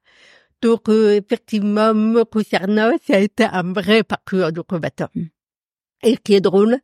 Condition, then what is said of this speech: Deafness. Alors que j'ai une surdité profonde, tout le monde est bien, qu'avec ma surdité, il y a un accent.